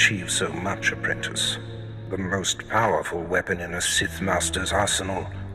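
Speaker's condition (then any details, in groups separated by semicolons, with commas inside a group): No condition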